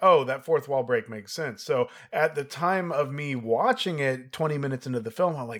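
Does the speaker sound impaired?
No.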